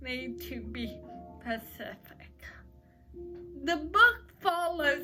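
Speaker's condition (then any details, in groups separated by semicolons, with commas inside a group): Cerebral palsy; uses crutches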